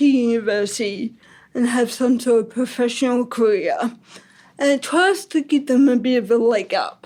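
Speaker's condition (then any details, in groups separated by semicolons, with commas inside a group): Ataxic cerebral palsy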